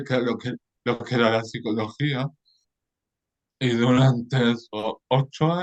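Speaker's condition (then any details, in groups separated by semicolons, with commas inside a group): Cerebral palsy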